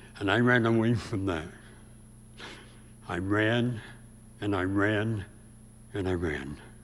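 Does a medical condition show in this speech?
Yes: severe speech impediment; about age 84.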